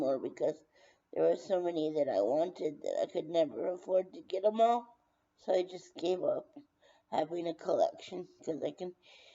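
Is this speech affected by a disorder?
Yes: brain injury.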